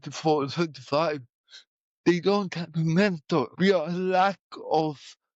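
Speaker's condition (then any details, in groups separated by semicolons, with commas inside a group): Cerebral palsy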